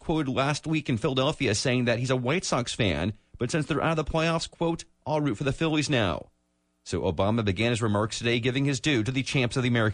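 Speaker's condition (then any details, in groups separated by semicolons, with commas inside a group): No condition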